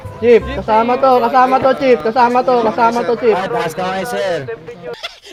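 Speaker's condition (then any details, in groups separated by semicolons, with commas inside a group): No condition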